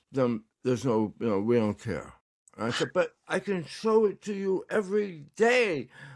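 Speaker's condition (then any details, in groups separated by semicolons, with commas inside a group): Tongue cancer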